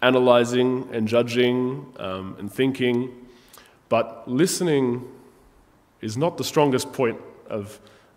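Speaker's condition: No condition

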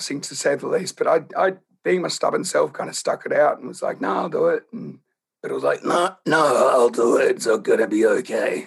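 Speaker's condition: Laryngeal cancer; in voice box

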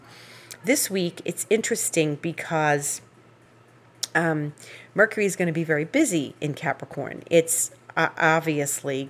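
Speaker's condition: No condition

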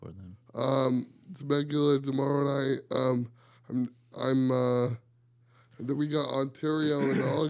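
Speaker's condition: Cerebral palsy; wheelchair user

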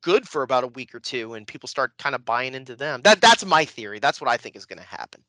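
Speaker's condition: No condition

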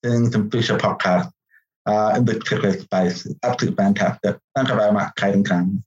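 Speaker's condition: Profound deafness; congenital, born deaf

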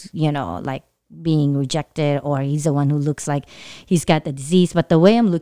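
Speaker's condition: No condition

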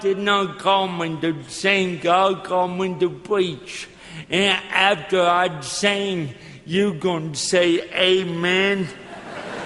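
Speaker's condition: Cerebral palsy; age 42

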